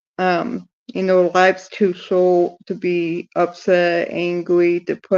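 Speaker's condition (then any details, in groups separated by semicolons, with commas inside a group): Cerebral palsy; speech affected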